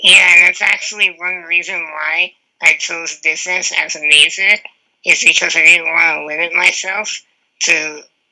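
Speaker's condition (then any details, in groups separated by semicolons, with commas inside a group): Spinal muscular atrophy; wheelchair user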